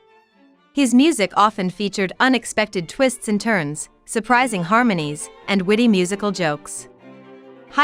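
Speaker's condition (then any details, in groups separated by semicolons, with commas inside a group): No condition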